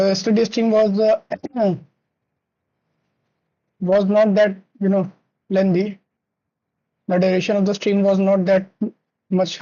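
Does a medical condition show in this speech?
No.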